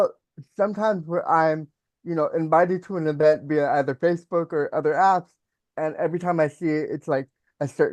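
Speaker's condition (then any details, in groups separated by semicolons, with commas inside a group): Cerebral palsy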